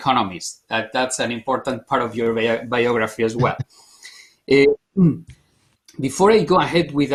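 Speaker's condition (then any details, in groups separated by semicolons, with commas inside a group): No condition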